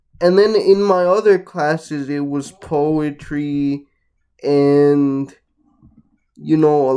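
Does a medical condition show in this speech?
Yes: cerebral palsy, mixed, mild.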